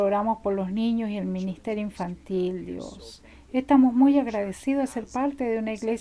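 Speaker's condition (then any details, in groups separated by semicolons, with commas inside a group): No condition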